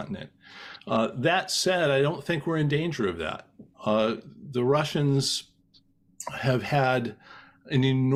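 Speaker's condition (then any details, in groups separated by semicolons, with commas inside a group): No condition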